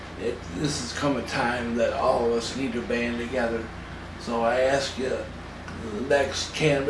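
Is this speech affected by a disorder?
Yes: cerebral palsy.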